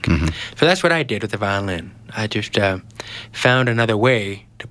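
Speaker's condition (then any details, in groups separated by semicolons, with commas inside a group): Genetic hearing loss; speaks well after years of therapy, trouble understanding unfamiliar accents on phone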